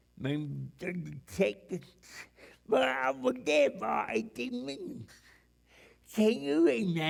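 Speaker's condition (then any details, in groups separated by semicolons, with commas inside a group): Cerebral palsy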